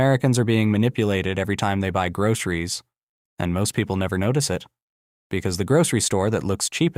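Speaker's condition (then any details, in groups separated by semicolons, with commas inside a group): No condition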